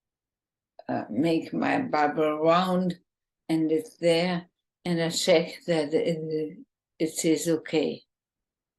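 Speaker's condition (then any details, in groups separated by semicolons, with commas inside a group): ALS, bulbar form, bulbar onset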